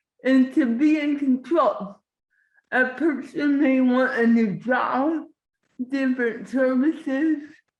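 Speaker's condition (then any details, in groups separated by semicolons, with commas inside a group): Cerebral palsy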